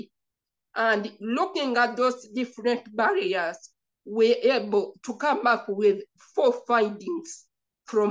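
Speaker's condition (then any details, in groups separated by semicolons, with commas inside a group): Cerebral palsy; from birth, uncontrollable whole-body shaking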